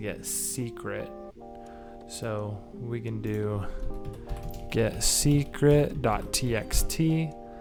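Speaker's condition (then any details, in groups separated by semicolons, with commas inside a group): No condition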